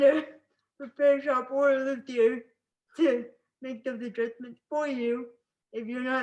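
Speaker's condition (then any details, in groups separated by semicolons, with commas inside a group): Spastic cerebral palsy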